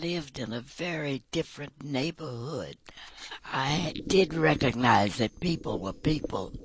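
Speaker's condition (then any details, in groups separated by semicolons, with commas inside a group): Vocal cord paralysis, tracheotomy; paralyzed vocal cords causing insufficient breath, tracheotomy tube since before daughter's birth; audible hissing when speaking, must close tube with finger to talk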